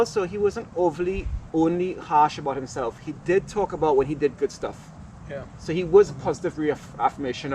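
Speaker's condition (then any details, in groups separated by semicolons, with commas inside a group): No condition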